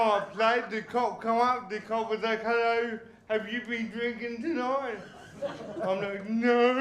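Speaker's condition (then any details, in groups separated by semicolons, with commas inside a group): Cerebral palsy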